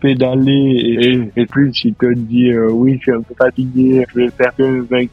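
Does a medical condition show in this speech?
Yes: dystonia; present since birth.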